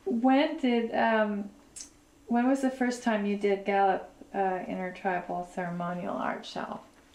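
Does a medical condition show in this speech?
No.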